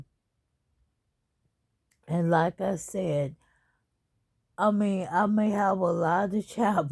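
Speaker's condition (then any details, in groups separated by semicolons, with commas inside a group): ALS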